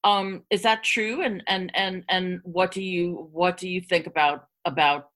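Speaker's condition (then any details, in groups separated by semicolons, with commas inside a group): Stuttering; stuttering for at least 30 years, hid it about 30 years; openly stutters; fast talker; repeated sounds, repeated words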